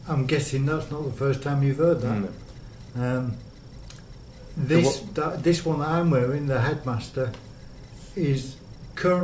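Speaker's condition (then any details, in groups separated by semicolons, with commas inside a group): Motor neurone disease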